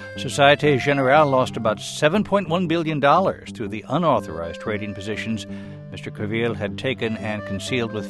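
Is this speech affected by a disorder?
No.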